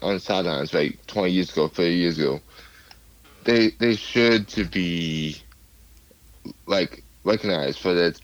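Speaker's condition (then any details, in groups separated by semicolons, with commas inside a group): Cerebral palsy; past speech therapy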